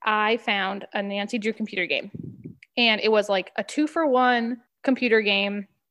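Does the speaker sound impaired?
No.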